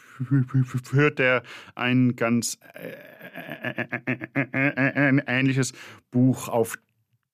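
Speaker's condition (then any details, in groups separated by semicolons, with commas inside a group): Stuttering; developmental, logopedic speech therapy, constant since second grade; repeated sounds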